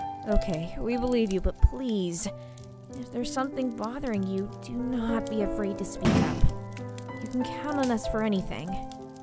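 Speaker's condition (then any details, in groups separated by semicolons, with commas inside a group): No condition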